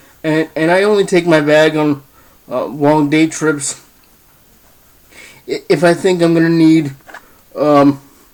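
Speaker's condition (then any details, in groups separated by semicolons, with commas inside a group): Cerebral palsy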